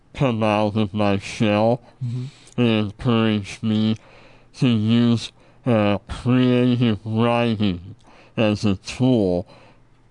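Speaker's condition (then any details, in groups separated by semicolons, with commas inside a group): Treacher Collins syndrome; congenital genetic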